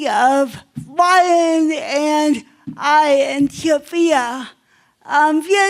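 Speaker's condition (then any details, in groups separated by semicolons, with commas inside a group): Cerebral palsy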